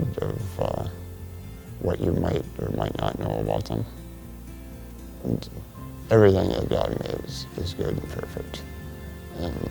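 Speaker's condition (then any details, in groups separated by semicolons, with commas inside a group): Spinal muscular atrophy; lungs affected; cannot speak loudly, lung involvement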